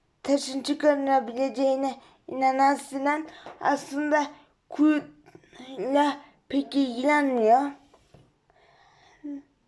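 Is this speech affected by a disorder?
Yes: cerebral palsy.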